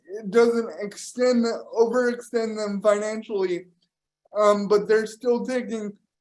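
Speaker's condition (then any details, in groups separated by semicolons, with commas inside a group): Cerebral palsy; power wheelchair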